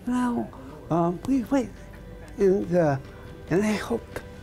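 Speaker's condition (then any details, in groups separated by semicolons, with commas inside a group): Segmental dystonia; tongue involved, linked to heavy voice use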